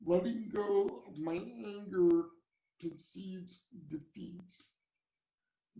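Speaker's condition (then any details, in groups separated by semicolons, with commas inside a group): Cerebral palsy; from birth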